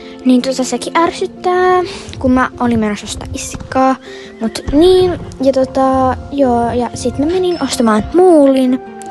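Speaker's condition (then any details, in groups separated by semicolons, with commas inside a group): No condition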